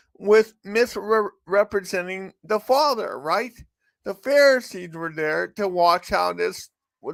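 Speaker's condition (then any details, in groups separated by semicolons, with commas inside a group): Cerebral palsy; from birth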